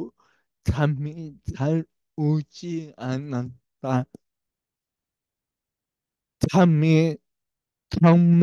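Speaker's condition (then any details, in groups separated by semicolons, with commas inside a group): Brain lesion disability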